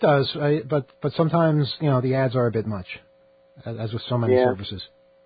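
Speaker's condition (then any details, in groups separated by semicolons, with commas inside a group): No condition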